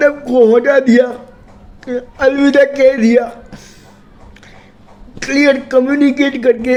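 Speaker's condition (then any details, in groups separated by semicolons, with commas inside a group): Cerebral palsy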